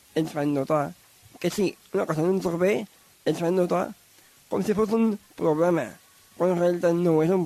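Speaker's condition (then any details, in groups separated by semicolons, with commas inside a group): Down syndrome; extra chromosome, different learning pace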